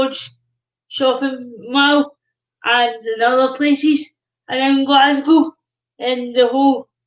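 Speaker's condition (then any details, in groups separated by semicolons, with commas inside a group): Cerebral palsy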